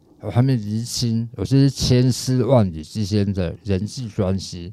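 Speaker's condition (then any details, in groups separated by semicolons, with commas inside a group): Tongue cancer, stage 4 tongue cancer and parotid cancer; now speaks clearly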